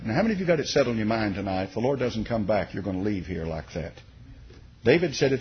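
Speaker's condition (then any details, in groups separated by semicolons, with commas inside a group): No condition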